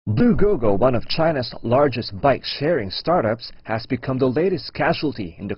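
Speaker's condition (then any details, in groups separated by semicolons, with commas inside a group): No condition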